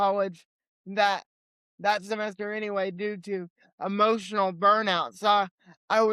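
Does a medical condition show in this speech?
Yes: cerebral palsy; limited mobility, legs.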